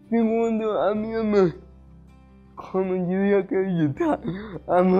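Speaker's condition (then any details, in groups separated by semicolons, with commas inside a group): Cerebral palsy; some difficulty speaking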